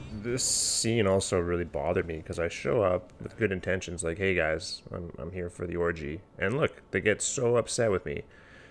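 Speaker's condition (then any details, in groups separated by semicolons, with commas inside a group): No condition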